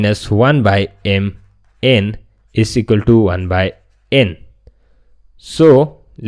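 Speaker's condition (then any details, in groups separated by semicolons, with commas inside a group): No condition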